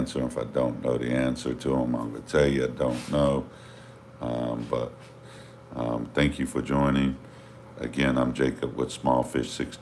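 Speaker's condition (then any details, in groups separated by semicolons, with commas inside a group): No condition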